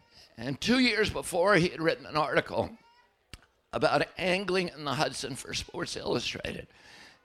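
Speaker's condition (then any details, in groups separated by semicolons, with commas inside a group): Spasmodic dystonia; onset at age 42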